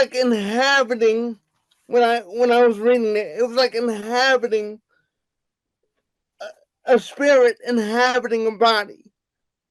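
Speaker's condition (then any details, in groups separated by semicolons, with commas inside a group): Cerebral palsy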